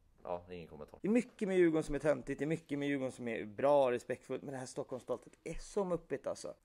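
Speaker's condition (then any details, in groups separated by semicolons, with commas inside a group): No condition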